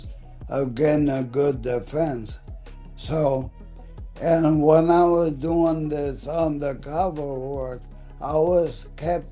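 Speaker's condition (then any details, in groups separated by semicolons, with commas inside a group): ALS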